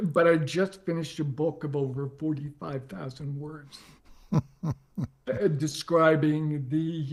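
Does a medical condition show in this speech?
Yes: ALS; progressive, onset leg.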